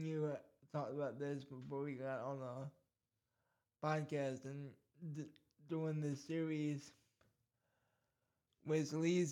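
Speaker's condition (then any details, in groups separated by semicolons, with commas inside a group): Cerebral palsy; scratchy throat and gag reflex issues at times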